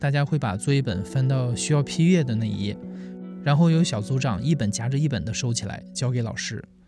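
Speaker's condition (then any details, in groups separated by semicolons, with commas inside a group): No condition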